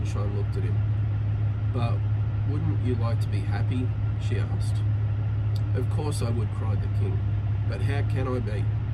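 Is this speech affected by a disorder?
No.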